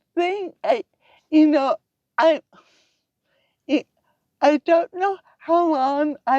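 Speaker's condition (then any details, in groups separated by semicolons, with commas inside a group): Cerebral palsy; from birth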